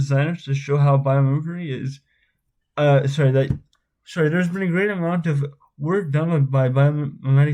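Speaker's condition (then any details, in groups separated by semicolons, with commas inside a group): Spastic cerebral palsy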